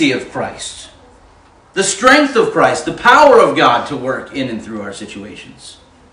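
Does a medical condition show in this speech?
No.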